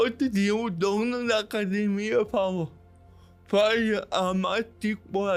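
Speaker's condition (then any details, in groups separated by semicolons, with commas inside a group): Cerebral palsy; diagnosed in childhood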